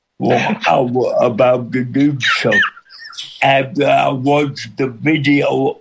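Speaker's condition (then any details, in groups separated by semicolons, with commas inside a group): Cerebral palsy with speech impediment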